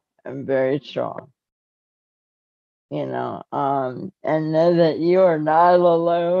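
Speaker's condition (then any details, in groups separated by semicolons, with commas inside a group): Cerebral palsy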